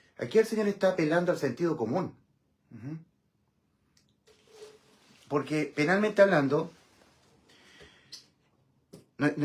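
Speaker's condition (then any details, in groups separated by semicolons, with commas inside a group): No condition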